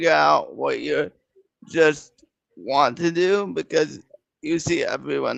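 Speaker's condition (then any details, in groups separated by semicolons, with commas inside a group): Cerebral palsy; present from birth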